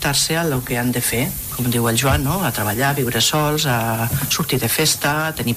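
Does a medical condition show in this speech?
No.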